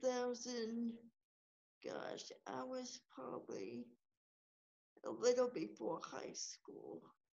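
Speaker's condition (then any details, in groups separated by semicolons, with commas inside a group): Cerebral palsy; age 32, wheelchair user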